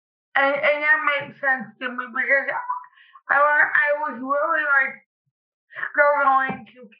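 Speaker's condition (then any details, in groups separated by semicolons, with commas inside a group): Cerebral palsy; cerebral palsy since childhood, past operations; speech noticeably affected, listeners wrongly judge intelligence from speech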